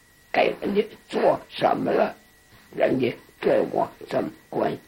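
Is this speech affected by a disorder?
Yes: laryngectomy, esophageal speech; trained in esophageal speech class; voice from swallowed air burped up, shaped by mouth articulators, learned through persistent belching practice.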